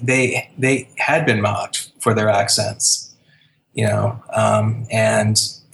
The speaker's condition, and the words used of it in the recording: Stuttering. I go through periods where it just comes up in small ways.